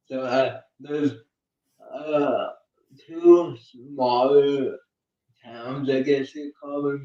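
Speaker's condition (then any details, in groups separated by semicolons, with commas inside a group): Cerebral palsy; uses one hand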